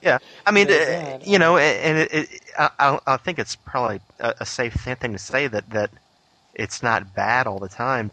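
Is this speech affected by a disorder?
Yes: stuttering; long concealed before coming out about it, now openly acknowledged; here repeated sounds.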